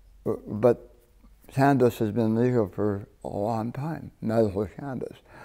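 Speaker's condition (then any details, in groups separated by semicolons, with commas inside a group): Partial glossectomy for tongue cancer; surgery years ago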